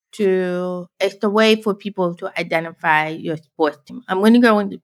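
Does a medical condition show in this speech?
Yes: deafblind, born deaf; can speak, signing easier than speaking English in videos.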